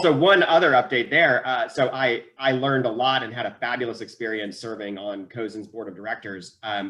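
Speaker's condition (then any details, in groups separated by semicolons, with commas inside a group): No condition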